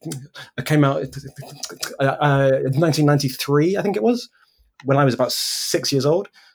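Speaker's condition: Stutter; speech impediment; disfluent moment noted during this recording; makes recording podcasts difficult, still runs own podcast; blocks

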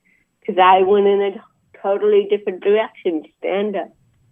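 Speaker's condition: Cerebral palsy; about 63 years old

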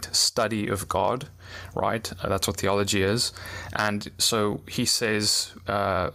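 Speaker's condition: No condition

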